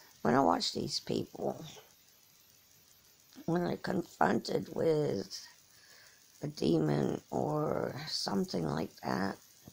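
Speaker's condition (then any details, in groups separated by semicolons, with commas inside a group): Cerebral palsy; from birth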